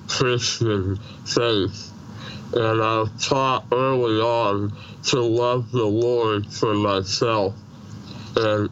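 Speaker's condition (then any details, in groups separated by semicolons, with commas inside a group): Treacher Collins syndrome, severe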